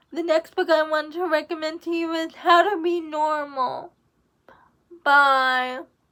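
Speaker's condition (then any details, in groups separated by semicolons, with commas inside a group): Cerebral palsy; uses wheelchair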